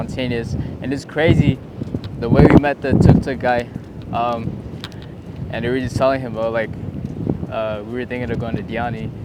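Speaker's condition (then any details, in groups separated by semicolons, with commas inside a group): No condition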